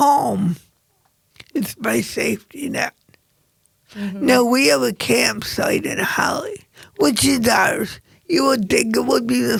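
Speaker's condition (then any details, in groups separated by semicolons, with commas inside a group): Cerebral palsy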